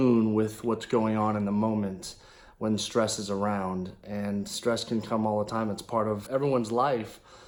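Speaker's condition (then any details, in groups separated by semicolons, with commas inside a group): No condition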